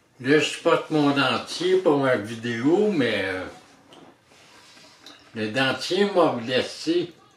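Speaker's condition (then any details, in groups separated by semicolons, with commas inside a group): Traumatic brain injury; surgery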